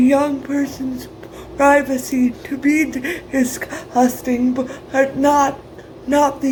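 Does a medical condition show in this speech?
Yes: cerebral palsy, severe.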